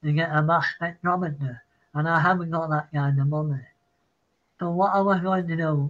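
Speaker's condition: Parkinson's; apologizes mid-sentence

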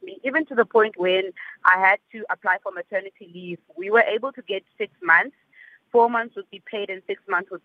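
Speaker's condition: No condition

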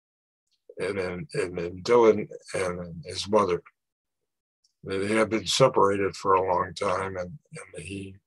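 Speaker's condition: Stroke; stroke shortly before recording

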